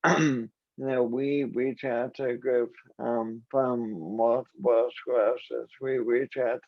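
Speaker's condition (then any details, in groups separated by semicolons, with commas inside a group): ALS; voice and hands affected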